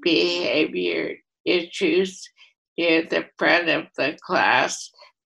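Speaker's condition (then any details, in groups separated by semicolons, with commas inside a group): ALS; ALS affecting voluntary motor neurons, first primary lateral sclerosis diagnosis, second opinion Columbia med center; at least eight years since diagnosis, expected loss of walking; voice affected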